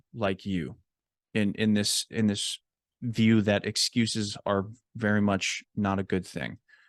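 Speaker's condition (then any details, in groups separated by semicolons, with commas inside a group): No condition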